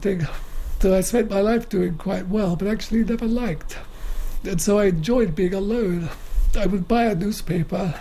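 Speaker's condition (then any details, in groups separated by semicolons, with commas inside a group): Motor neuron disease; wheelchair user, breathing tube, phlegm cleared from throat, assistant and computer needed; still able to speak, lack of breath, swallowing easily goes the wrong way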